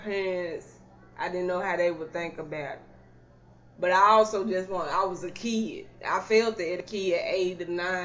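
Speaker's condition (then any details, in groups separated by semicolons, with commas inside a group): Cerebral palsy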